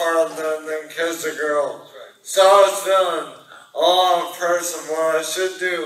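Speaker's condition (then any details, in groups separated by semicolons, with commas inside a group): Brain injury; caused by car wreck; after recovery from car wreck; once unable to speak or breathe, now recovered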